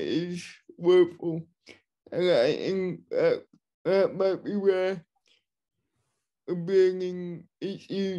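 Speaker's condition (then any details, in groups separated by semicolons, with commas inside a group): Cerebral palsy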